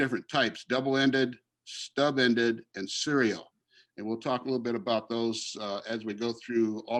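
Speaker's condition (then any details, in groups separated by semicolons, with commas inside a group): No condition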